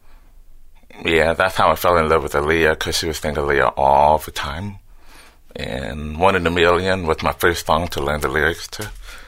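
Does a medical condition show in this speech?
Yes: hearing loss with cochlear implant; hearing lost at age one, damaged cochlea, hearing aid and lip reading until cochlear implant surgery at 18; uses cochlear implant, may not pick up everything, needs good speaker to feel vibration; articulates words very clearly, plans words and grammar, speech therapy from first grade, special therapy post-implant.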